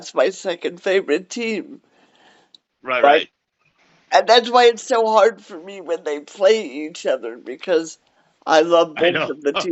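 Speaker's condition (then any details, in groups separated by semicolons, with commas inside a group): Cerebral palsy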